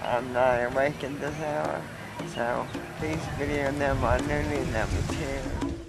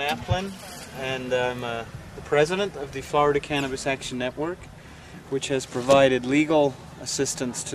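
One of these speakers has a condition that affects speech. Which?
The first: ALS; lost use of arms; terminal stage.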